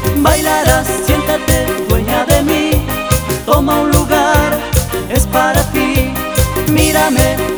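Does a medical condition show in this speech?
No.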